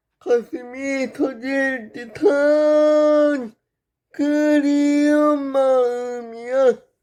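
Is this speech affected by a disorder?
Yes: brain lesion disability.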